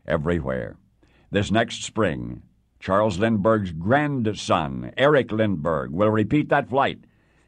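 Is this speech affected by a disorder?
No.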